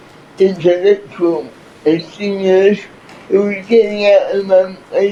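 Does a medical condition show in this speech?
Yes: cerebral palsy; from birth.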